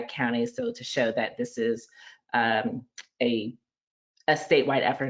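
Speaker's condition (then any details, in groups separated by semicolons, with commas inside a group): No condition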